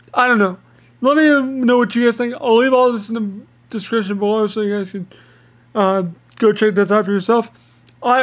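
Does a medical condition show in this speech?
Yes: cerebral palsy.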